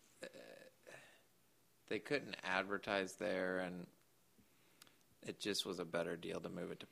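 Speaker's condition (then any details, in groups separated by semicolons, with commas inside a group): Duchenne muscular dystrophy; age 28, past usual life expectancy of 21, stem cell therapy in Costa Rica since about six years ago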